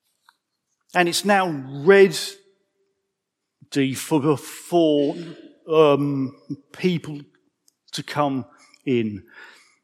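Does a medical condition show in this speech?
Yes: stammer; man aged 55; stammer audible in speech; here repeated sounds, repeated words, blocks.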